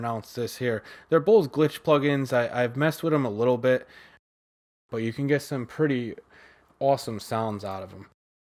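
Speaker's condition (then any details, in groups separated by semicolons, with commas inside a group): No condition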